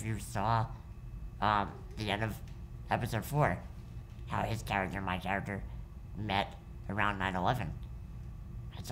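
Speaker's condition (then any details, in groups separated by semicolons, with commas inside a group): Muscular dystrophy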